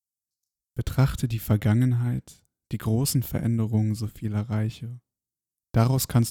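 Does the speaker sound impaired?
No.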